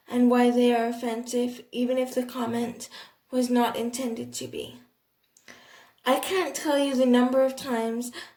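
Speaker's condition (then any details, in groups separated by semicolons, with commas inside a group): Cerebral palsy, athetoid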